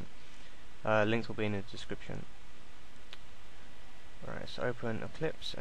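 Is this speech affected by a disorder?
No.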